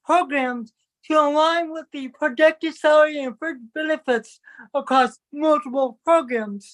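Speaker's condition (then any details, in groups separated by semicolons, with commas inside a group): Cerebral palsy; from birth, affects movement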